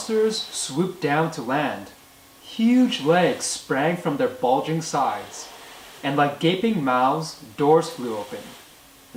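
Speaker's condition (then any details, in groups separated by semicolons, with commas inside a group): No condition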